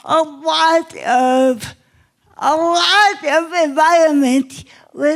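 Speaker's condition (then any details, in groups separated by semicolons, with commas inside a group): Cerebral palsy; obvious speech impairment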